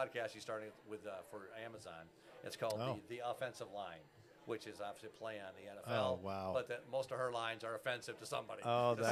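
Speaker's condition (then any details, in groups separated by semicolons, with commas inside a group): No condition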